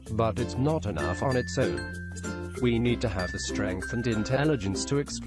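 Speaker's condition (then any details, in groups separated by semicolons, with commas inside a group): No condition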